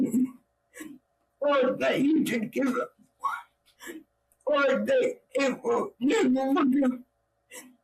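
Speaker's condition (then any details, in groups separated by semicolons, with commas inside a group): Cerebral palsy; own voice needs subtitles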